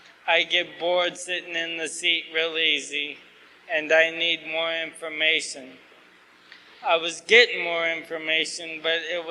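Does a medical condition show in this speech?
Yes: ALS.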